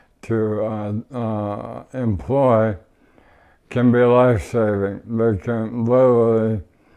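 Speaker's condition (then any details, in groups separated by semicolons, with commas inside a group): ALS; no tracheostomy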